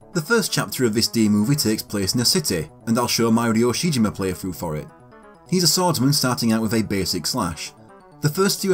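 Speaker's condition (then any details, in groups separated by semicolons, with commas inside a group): No condition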